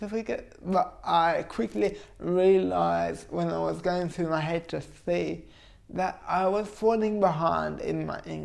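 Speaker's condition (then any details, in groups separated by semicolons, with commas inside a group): Cerebral palsy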